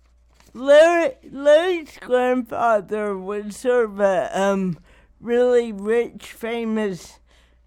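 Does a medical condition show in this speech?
Yes: cerebral palsy; not degenerative.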